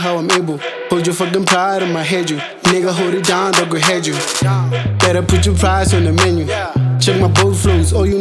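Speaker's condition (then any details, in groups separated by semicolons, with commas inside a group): No condition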